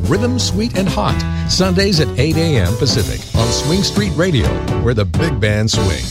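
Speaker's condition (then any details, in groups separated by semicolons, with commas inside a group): No condition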